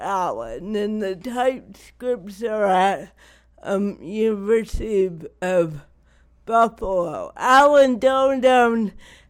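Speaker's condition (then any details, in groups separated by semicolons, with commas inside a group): Cerebral palsy; not degenerative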